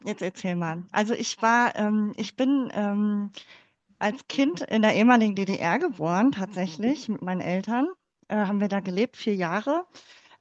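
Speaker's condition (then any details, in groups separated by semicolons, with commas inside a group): Cleft palate; congenital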